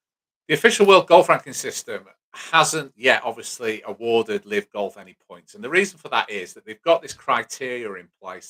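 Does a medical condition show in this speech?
No.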